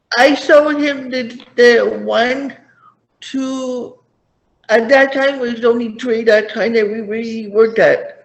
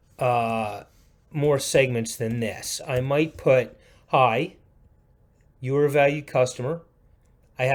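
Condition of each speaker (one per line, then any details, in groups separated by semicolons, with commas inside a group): Cerebral palsy; present from birth; did not talk until about age five
No condition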